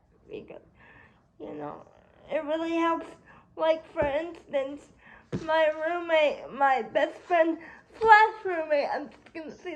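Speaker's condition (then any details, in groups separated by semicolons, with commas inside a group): Cerebral palsy; spastic quadriplegia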